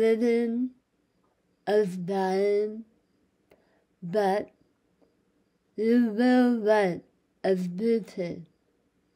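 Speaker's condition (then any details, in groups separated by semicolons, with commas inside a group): Speech loss after cancer treatment; speech improving, still struggles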